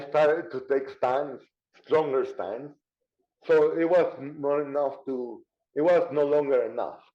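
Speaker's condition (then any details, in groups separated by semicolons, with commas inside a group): Cerebral palsy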